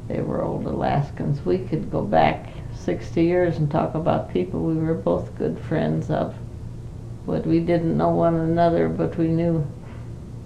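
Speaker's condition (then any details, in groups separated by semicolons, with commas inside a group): Parkinson's disease; cannot live alone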